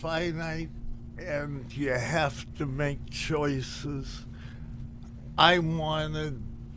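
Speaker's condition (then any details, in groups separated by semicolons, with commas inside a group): Parkinson's disease; Parkinson's disease diagnosed about 15 years ago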